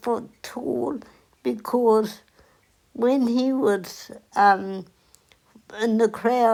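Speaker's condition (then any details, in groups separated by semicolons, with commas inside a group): Cerebral palsy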